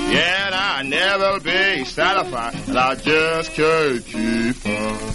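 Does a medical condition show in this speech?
No.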